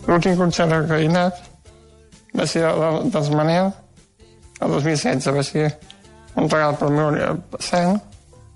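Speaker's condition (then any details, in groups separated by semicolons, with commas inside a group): Duchenne muscular dystrophy; lost ability to write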